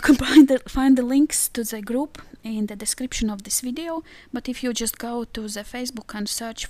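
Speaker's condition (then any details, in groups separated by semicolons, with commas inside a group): No condition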